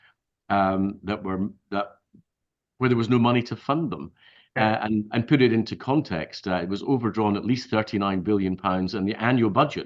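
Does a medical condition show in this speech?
No.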